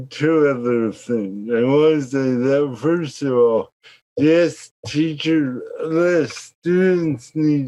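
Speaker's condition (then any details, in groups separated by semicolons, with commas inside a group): Cerebral palsy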